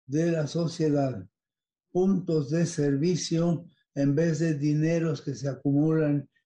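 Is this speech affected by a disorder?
Yes: Parkinson's disease; onset 12 to almost 13 years ago, age 93, dopamine pills, affects smell, taste, balance, body rigidity.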